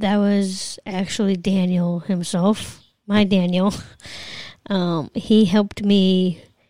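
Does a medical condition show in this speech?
Yes: Down syndrome; trisomy 21, congenital.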